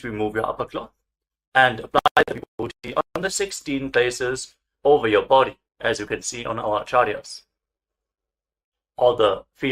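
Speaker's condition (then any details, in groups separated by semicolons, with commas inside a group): No condition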